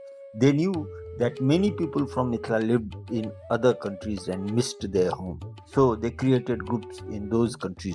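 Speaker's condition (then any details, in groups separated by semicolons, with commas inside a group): No condition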